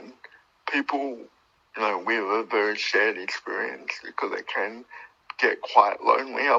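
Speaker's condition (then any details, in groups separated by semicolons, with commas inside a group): Cerebral palsy; birth brain damage, two months premature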